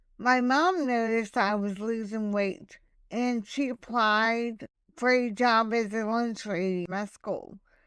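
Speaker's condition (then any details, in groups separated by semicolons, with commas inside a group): Hemiplegic cerebral palsy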